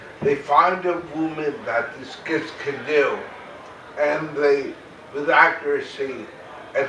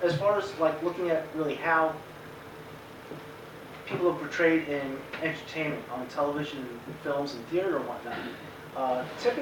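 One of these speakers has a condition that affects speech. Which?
The first: cerebral palsy; very mild form; mainly affects speech.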